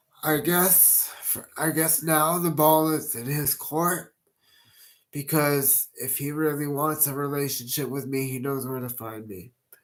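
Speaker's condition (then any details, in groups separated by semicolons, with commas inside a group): Cerebral palsy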